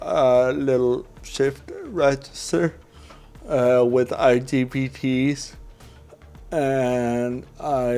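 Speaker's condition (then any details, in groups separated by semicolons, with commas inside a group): Cerebral palsy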